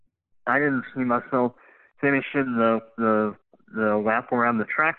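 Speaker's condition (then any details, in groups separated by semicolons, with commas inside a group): Cleft lip and palate; congenital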